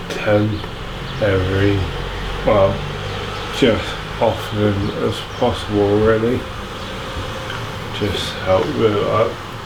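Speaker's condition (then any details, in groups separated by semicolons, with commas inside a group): Motor neurone disease; affects speech and walking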